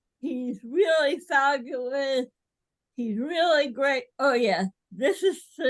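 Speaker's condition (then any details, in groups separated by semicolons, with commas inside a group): Cerebral palsy; speech and movement visibly affected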